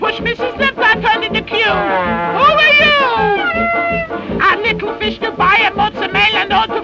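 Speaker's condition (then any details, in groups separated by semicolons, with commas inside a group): No condition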